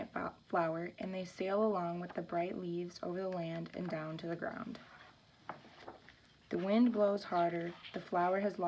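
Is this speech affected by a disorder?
No.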